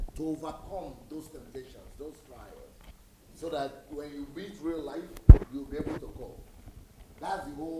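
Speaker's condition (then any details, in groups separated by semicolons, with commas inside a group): No condition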